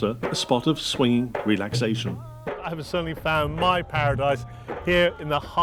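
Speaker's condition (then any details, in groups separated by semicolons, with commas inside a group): No condition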